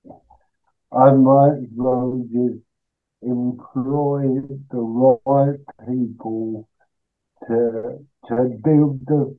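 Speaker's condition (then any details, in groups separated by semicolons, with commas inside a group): Cerebral palsy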